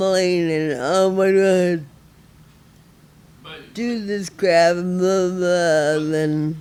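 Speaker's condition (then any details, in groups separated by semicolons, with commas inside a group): Friedreich ataxia, severe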